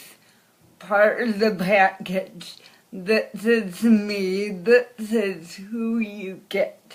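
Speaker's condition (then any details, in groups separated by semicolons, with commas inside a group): Cerebral palsy; from birth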